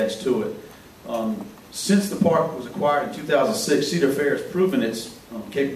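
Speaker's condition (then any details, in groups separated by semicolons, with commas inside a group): No condition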